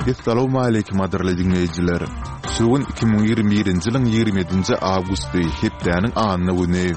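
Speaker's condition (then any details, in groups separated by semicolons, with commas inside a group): No condition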